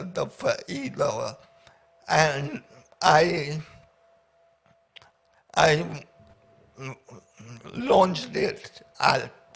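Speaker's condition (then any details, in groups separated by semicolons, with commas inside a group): Paraplegia with essential tremor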